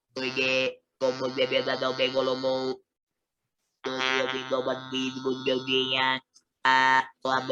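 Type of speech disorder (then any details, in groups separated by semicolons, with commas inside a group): Electrolarynx speech; laryngectomy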